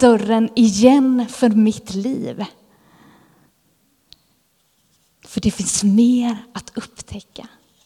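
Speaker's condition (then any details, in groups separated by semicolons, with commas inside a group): No condition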